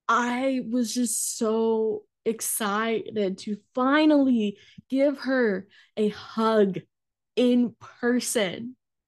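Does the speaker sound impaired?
Yes: stuttering; fear of speaking in front of groups, school accommodations for presenting projects, found national stuttering association; stumbles on own name, now stutters freely without guarding speech; here prolonged sounds.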